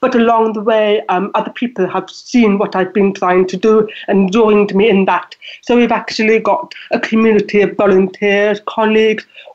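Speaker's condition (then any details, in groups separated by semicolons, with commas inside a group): Deafness; deafness audible in voice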